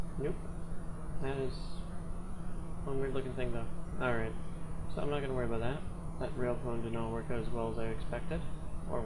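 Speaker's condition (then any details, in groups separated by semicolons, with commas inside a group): No condition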